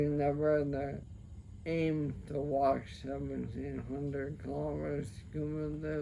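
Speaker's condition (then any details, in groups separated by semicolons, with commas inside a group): ALS, sporadic; speech affected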